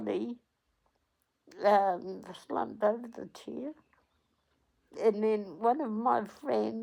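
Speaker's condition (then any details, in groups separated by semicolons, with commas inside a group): Cerebral palsy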